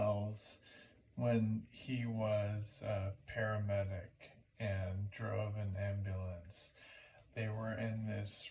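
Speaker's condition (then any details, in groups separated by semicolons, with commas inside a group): Primary lateral sclerosis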